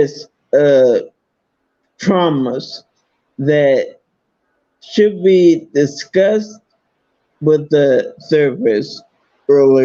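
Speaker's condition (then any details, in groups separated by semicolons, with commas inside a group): Multiple sclerosis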